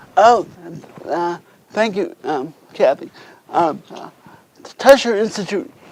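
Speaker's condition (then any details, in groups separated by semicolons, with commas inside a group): Cerebral palsy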